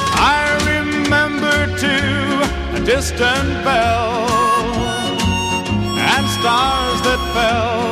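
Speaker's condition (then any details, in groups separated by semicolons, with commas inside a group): No condition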